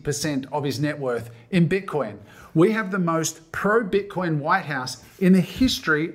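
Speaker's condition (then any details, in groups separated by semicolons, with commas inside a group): No condition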